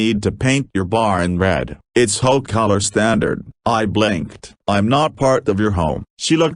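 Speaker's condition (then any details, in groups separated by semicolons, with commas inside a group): No condition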